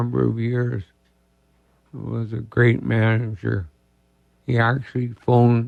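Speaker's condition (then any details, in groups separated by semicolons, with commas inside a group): ALS; diagnosed about two years ago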